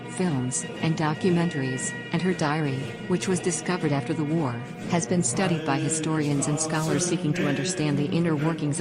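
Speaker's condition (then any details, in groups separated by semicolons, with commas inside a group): No condition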